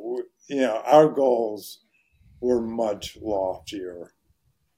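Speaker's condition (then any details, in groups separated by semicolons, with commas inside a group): ALS; voice very hoarse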